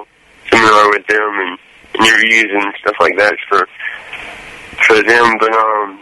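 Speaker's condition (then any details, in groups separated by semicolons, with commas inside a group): Cerebral palsy; symptoms much milder than the character's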